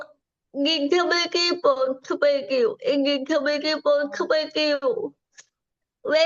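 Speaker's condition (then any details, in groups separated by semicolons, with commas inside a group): Cerebral palsy; from birth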